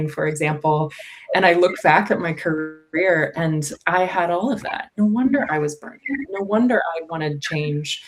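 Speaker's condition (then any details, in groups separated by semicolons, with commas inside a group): No condition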